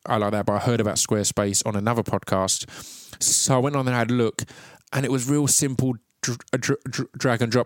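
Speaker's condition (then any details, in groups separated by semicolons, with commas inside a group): Stutter; since childhood, attributed to near drowning as child, cause found through hypnosis at 13 or 14; struggling to say guest's name during recording; certain words trigger stuttering, always on guest's name, first sound hardest, adds lead-in sound, slight slurring; repeated sounds, blocks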